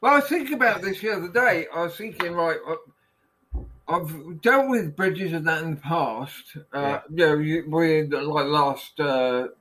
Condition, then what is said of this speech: Aphasia. Aphasia is why I can't talk properly.